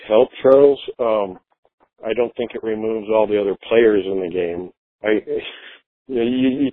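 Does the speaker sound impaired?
No.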